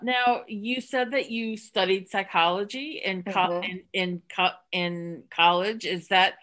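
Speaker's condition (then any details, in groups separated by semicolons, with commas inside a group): Stuttering; childhood-onset stuttering, no childhood therapy, covert over 30 years, unconscious word switching, open since 2007 albany nsa chapter; formerly avoided speaking situations, speechless at first self-help group meeting, said name and stutter by fourth or fifth; repeated sounds, repeated words, prolonged sounds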